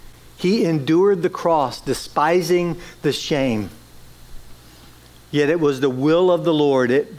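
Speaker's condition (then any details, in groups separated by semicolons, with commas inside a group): No condition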